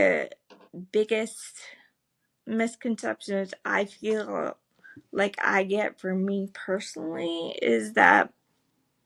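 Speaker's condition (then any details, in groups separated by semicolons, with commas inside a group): Cerebral palsy, spastic; able to speak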